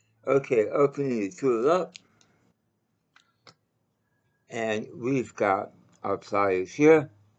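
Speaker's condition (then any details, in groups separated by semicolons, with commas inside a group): Mouth cancer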